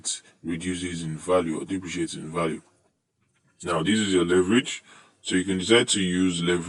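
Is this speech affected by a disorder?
No.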